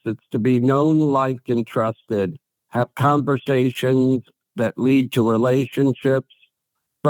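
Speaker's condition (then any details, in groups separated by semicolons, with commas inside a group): ALS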